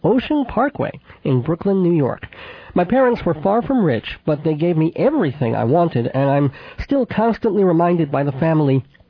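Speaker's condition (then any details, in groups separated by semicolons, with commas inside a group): Cleft palate with lisp; mild residual lisp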